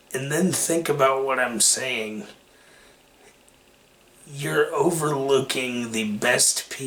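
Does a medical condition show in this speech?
Yes: cerebral palsy; takes medication.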